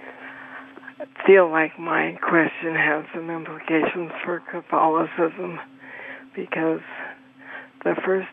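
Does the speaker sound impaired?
Yes: Parkinson's; debilitating effects.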